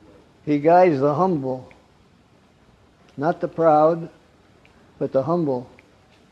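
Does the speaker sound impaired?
Yes: Parkinson's; gets up around 3 am.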